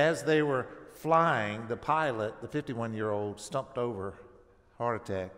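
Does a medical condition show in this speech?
No.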